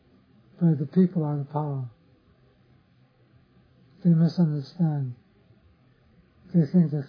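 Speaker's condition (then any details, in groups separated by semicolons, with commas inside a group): Parkinson's disease; others offer remedies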